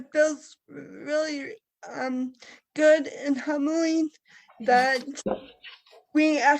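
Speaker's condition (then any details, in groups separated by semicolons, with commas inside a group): Cerebral palsy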